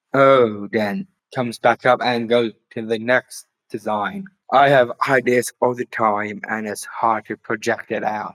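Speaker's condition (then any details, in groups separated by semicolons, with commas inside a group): Down syndrome; later diagnosed with autism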